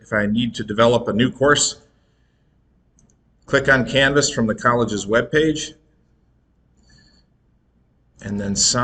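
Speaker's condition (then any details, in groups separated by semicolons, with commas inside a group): No condition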